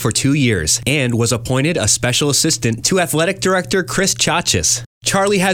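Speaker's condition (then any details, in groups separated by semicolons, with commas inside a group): No condition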